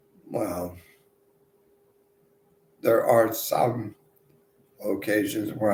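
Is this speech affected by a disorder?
Yes: multiple sclerosis.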